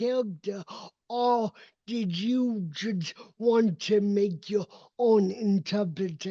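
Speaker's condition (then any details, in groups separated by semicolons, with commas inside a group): Cerebral palsy; uses walker and wheelchair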